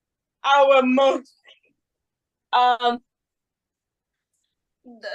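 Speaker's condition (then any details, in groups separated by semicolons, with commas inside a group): Cerebral palsy; caused by severe neonatal jaundice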